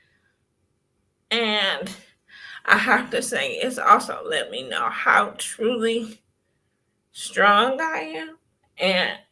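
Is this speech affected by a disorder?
Yes: cerebral palsy.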